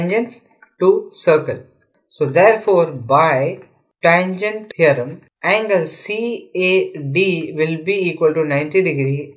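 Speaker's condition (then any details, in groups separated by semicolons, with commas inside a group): No condition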